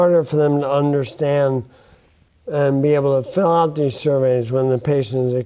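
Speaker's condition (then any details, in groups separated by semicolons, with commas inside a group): Bulbar onset ALS; affects speech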